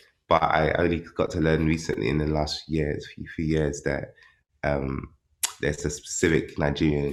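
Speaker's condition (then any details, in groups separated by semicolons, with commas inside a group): No condition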